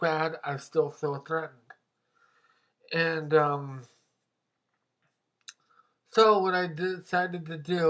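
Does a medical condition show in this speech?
Yes: mobius syndrome.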